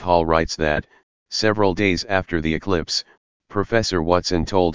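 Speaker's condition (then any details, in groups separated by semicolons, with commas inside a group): No condition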